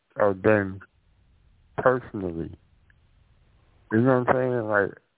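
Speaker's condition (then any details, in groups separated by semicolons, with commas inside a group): Muscular dystrophy with tracheostomy; born with muscular dystrophy, wheelchair user since age 12; voice distorted by tracheostomy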